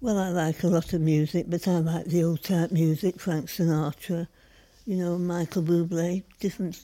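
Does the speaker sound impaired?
Yes: Parkinson's disease; Parkinson's disease for 20 years; beginning to slow down.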